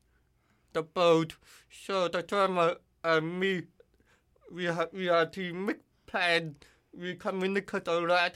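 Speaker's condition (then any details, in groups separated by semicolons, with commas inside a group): Hearing loss with cochlear implant; cannot judge own voice, distorted when yelling at high volume, relies on others' volume feedback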